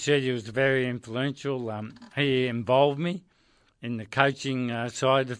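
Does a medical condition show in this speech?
Yes: motor neurone disease; progressive, terminal, onset in hands, spread up arms and across back; voice affected, speech noticeably changed.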